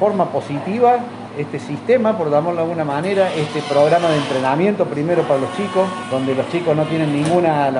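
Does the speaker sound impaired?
No.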